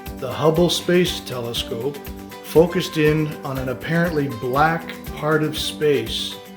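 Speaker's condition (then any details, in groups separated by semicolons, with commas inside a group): No condition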